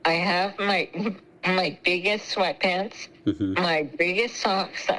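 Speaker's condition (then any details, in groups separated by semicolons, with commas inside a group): Spinal muscular atrophy; ventilator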